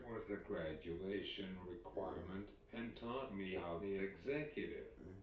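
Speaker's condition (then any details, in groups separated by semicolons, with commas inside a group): Cerebral palsy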